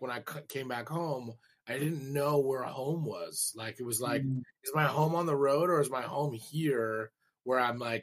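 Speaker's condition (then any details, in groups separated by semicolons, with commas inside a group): No condition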